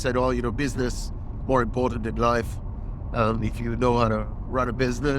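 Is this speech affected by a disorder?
No.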